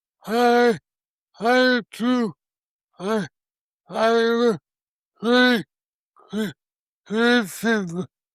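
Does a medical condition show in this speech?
Yes: cerebral palsy.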